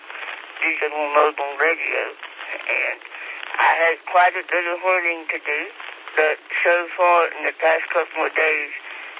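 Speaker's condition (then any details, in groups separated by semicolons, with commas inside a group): Speech impediment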